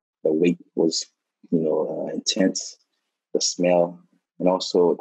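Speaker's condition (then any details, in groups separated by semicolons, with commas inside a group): No condition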